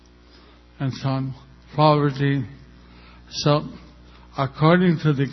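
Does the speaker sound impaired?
Yes: stroke with facial paralysis; one side of face a little paralyzed.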